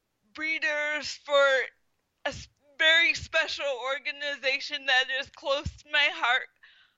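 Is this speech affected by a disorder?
Yes: spastic quadriplegic cerebral palsy; diagnosed at one year.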